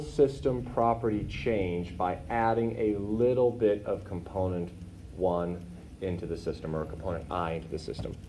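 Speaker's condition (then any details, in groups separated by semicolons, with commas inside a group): No condition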